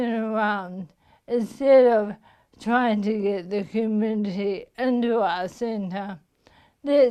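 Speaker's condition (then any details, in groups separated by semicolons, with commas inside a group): Motor neuron disease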